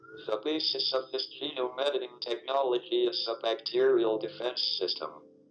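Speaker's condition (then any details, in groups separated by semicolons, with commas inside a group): ALS, speech-generating device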